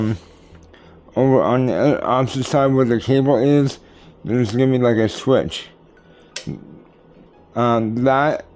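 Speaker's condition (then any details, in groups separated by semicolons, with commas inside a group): Cerebral palsy; tends to mess up words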